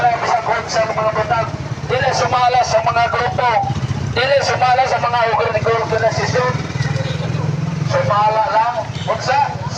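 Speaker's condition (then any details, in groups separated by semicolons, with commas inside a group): No condition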